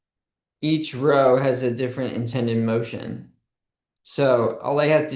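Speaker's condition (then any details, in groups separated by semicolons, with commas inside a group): ALS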